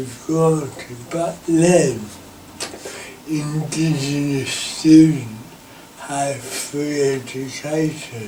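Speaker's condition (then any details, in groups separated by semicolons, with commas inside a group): Cerebral palsy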